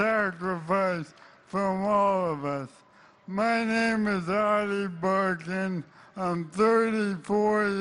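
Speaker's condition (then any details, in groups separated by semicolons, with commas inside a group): ALS; diagnosed 2 years ago, paralysis spreading through whole body; weak voice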